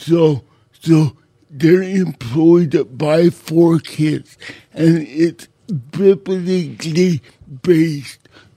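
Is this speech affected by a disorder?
Yes: cerebral palsy; congenital, uses a wheelchair, cannot write own name, able to drive a car; in a wheelchair at recording; self-described as not having a radio voice, says not drunk.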